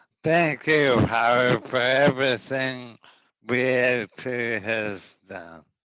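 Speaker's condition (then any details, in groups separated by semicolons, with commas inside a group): ALS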